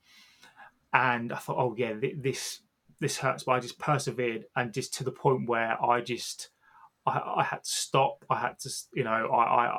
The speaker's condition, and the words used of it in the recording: Stuttering. Because I fought for my speech a lot of the times as well.